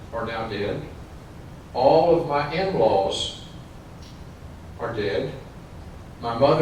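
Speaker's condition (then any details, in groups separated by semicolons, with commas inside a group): No condition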